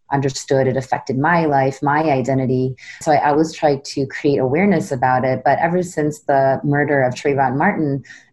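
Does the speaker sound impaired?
No.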